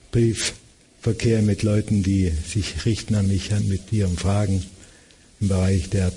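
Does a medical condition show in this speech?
Yes: Parkinson's disease; diagnosed at age 57, began with resting hand tremor, confirmed by brain imaging; about 16 to 17 years since diagnosis, tremor-free on stage, almost daily falls, reduced mobility; host asks for his voice to be made louder.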